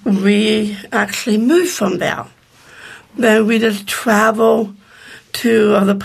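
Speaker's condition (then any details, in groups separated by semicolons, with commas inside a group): Down syndrome; born in Rochester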